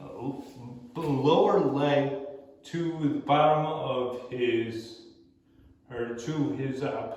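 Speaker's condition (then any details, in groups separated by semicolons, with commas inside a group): Cerebral palsy; movement dexterity issues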